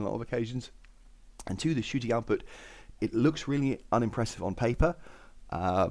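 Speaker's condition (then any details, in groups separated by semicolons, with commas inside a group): No condition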